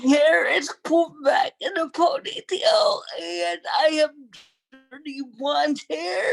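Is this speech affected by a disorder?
Yes: cerebral palsy.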